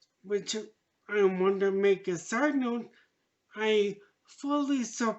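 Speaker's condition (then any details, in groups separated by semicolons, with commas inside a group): Traumatic brain injury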